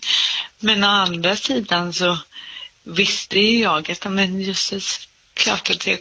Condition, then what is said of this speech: Cerebral palsy. Jag går och jag står, men hela jag är ju lite påverkad, talet är lite påverkat, jag har lite sämre balans.